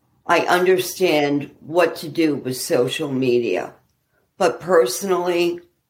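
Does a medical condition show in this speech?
Yes: ALS; walking impaired, not yet bad, expects progression.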